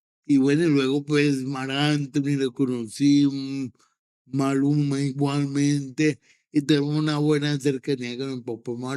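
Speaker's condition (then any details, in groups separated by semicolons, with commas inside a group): Cerebral palsy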